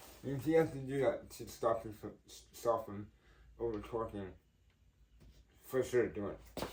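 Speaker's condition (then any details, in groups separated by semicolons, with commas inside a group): Cerebral palsy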